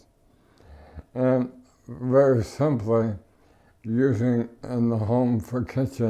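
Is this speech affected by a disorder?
Yes: ALS; no tracheostomy.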